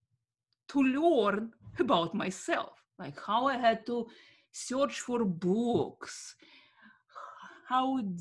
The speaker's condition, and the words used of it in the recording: Stuttering. And when I started thinking, okay, from time to time, I do speak with flow.